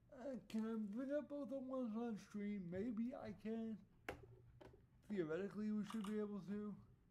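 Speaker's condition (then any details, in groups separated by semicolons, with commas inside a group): Cerebral palsy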